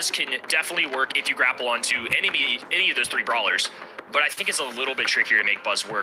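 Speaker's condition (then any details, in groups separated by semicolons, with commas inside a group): No condition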